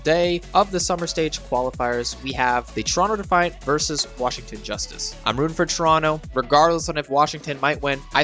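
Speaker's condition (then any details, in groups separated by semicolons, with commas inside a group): No condition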